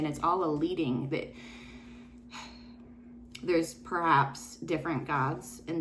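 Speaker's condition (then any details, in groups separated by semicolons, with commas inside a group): No condition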